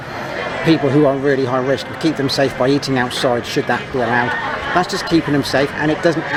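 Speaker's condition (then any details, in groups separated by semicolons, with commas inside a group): No condition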